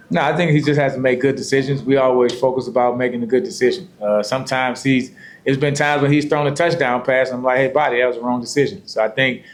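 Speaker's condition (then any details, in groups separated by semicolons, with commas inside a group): No condition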